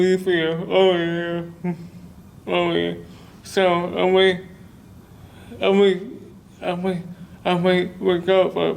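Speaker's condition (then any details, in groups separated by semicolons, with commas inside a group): Cerebral palsy; body affected; speech disability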